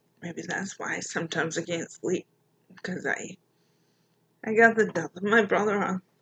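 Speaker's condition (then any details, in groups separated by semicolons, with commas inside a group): Mild cerebral palsy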